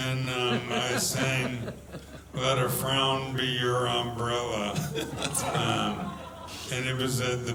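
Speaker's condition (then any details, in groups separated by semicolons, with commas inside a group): ALS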